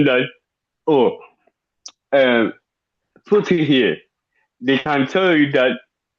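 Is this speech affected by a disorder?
Yes: cerebral palsy.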